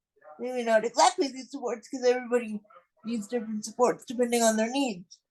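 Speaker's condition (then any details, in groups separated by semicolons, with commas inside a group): Cerebral palsy; non-progressive, will not improve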